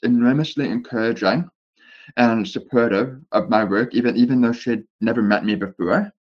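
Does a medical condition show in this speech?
Yes: deafness with speech impediment; born deaf, years of speech therapy, English not familiar, cannot really hear voices in interviews; speech shaped by years of speech therapy; some words difficult to say, must adjust tongue to speak properly.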